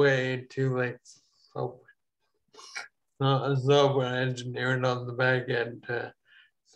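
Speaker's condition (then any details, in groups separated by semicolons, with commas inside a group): Ataxia; falls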